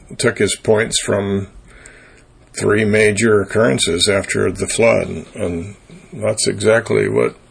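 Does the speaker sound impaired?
No.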